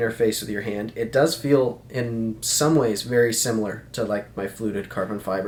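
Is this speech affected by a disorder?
No.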